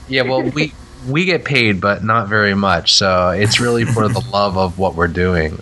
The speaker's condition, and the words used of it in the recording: None; typical speech.